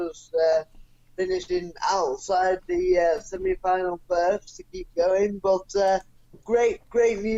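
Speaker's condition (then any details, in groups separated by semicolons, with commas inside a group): Cerebral palsy; non-progressive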